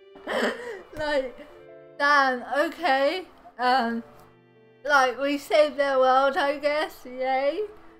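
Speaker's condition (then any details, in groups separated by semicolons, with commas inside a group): Cerebral palsy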